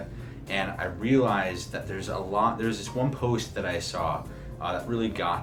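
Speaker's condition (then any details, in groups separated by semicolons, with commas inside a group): No condition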